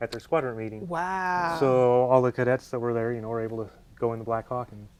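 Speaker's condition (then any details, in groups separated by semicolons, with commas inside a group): No condition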